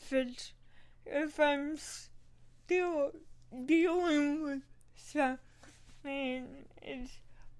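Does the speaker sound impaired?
Yes: cerebral palsy; speech therapy for pronunciation and breath support.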